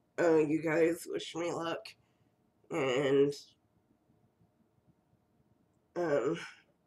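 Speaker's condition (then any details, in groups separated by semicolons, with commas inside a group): Cerebral palsy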